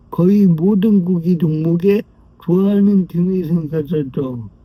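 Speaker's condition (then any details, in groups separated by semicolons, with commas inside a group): Brain lesion disability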